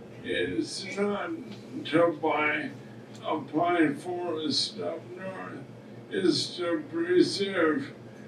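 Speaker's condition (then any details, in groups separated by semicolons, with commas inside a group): ALS; speech difficulty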